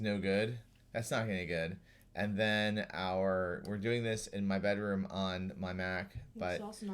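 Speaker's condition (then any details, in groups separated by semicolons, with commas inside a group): No condition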